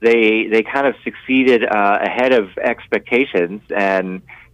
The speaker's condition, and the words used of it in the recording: None; typical speech.